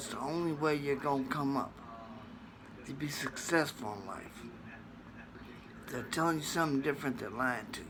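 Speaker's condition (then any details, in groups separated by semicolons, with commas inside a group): Traumatic brain injury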